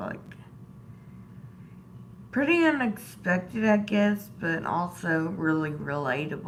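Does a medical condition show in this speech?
Yes: disability causing slurred speech.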